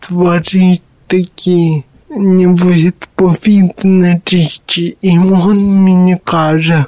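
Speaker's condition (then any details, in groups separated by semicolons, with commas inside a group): Cerebral palsy; since birth, born apparently lifeless, parents told would die within three weeks; speech defect noticeable to others, not heard by self, startled by own voice on microphone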